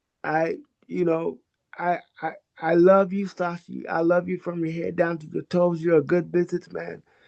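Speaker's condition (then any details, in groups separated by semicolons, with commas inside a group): Cerebral palsy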